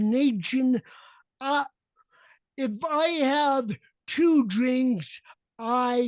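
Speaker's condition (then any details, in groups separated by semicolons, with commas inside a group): Cerebral palsy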